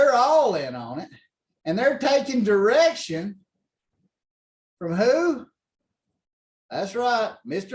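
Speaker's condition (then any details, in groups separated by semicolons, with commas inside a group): No condition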